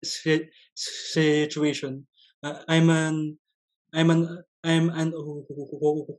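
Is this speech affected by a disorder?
Yes: stuttering; stutter since early childhood, noticed on entering grade school; ongoing stutter, actively coping through Toastmasters public speaking club and speech contests; broken, choppy non-fluent speech, dreads answering strangers like jeepney drivers, public communication affected; here repeated sounds, repeated words.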